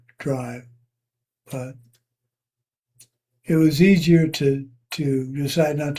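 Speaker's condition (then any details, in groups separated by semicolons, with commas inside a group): Parkinson's; tremor varies day to day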